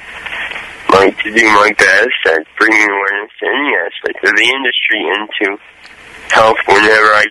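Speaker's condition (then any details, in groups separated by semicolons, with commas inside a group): Cerebral palsy; symptoms much milder than the character's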